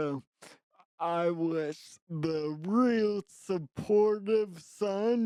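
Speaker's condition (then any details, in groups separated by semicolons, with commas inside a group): Traumatic brain injury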